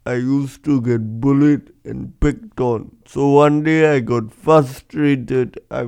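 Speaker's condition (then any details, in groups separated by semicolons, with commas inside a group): Cerebral palsy; congenital, breech vaginal birth instead of recommended c-section, head stuck 90 seconds, oxygen loss; age 25, walks, others ask if drunk, three years on Singapore cerebral palsy football team; could not speak properly as child, now speaks publicly as motivational speaker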